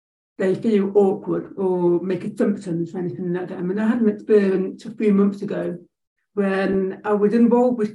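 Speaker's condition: Deafness; England deaf women's football team

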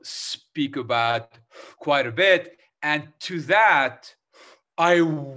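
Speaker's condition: Stutter; stutter since growing up in Lebanon, stutter taboo there, avoided speaking almost entirely when younger; stutters in all six spoken languages, gets stuck, disfluencies often misinterpreted by listeners; prolonged sounds

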